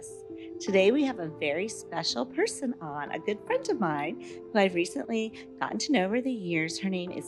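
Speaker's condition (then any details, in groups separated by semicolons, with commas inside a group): No condition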